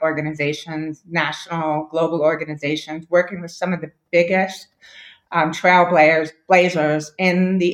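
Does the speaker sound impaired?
Yes: deafness; born with moderate to severe hearing loss, diagnosed as toddler, hearing aids, then esteem implant.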